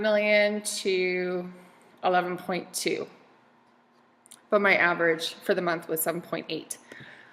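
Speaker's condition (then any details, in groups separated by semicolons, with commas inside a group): No condition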